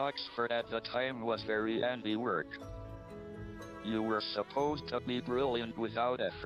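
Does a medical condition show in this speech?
Yes: amyotrophic lateral sclerosis, through a speech-generating device; wheelchair user.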